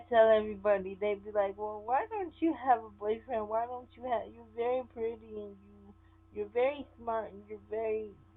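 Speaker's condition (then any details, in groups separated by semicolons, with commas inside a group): Cerebral palsy; from birth, affects hand; uses wheelchair; sometimes affected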